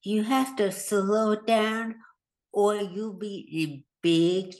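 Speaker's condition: Hemorrhagic stroke; near-fatal brain bleed with unconsciousness, weak right side, right-handed, now types only with left hand; more than a year after stroke; trouble putting thoughts into language, brain works faster than tongue, hard getting words out quickly

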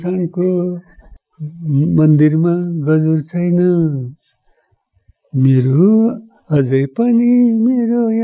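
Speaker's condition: Parkinson's disease; legs sometimes won't lift

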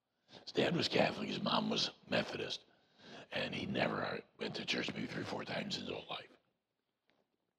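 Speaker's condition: Voice box removal needed; vocal cord cancer

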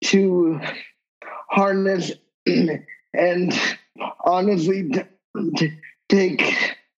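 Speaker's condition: Cerebral palsy; wheelchair user

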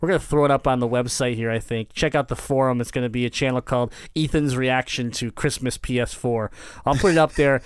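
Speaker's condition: Cleft palate; multiple surgeries in childhood

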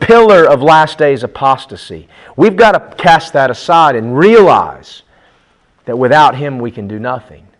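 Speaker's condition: No condition

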